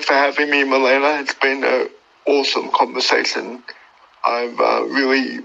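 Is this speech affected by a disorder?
Yes: cerebral palsy; considerable motor function difficulty.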